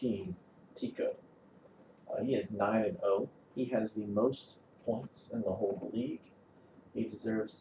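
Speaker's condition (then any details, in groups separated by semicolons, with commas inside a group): No condition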